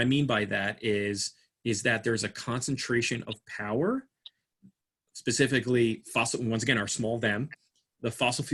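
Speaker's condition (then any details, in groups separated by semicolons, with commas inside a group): No condition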